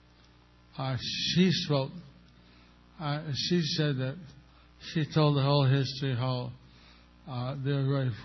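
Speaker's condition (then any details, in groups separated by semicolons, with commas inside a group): Stroke with facial paralysis; about a year and a half since stroke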